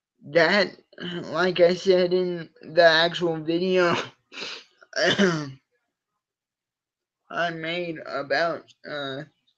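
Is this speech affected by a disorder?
Yes: cerebral palsy; from birth, uses wheelchair.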